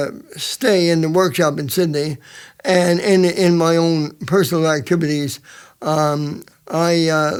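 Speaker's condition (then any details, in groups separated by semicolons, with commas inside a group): Cerebral palsy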